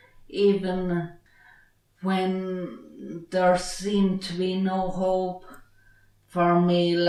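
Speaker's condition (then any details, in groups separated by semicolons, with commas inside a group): Traumatic brain injury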